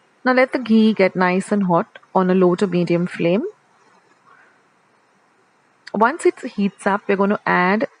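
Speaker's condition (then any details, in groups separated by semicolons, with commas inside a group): No condition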